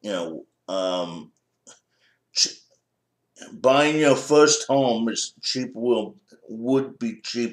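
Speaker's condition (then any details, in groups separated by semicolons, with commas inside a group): Cerebral palsy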